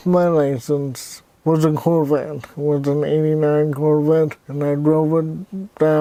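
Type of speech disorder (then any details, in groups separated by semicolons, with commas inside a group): Dysarthria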